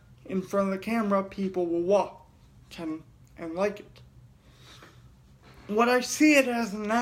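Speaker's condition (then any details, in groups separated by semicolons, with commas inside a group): Cerebral palsy; heavily altered breathing patterns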